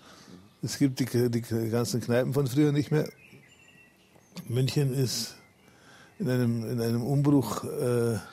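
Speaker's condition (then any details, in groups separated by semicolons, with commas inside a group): Parkinson's disease; now walks with crutches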